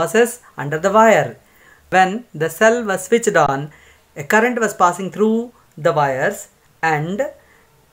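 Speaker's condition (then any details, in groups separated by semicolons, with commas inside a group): No condition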